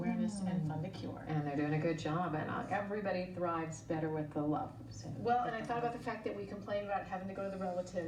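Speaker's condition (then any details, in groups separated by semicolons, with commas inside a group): No condition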